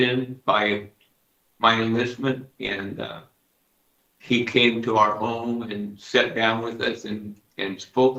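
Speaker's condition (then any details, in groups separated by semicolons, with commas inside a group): Parkinson's disease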